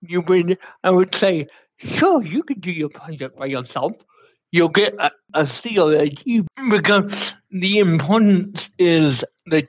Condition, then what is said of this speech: Cerebral palsy. Cerebral palsy, for me, it affected my fine motor skills, my speech, and how I walk.